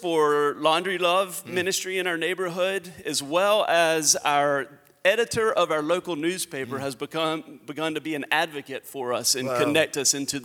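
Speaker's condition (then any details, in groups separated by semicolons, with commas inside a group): No condition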